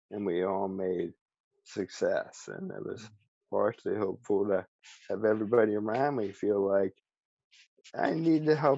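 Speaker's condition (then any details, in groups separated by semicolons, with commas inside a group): ALS; speech still preserved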